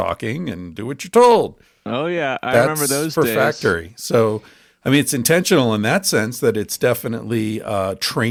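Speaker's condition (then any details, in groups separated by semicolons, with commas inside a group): No condition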